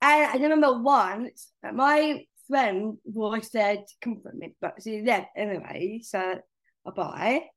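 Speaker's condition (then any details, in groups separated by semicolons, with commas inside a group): Down syndrome; present from birth, major heart surgery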